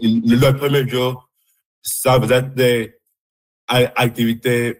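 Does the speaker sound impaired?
Yes: stuttering; since childhood; here repeated sounds, prolonged sounds.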